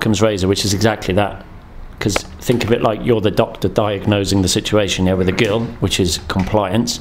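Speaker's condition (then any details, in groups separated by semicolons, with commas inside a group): No condition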